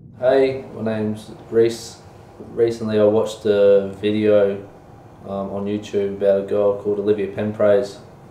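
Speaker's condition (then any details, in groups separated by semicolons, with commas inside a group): No condition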